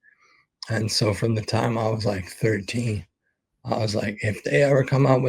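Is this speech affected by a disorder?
Yes: ALS; expects to lose voice very soon.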